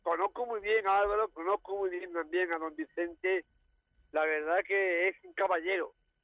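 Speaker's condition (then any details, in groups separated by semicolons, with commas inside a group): Down syndrome; genetic, extra chromosome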